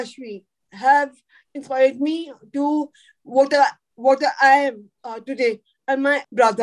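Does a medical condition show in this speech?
Yes: cerebral palsy; could not talk in early life.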